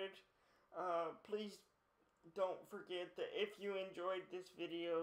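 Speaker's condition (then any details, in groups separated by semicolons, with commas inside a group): Cerebral palsy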